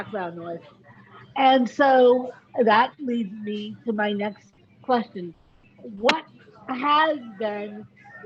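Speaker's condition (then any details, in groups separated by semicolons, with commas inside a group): Cerebral palsy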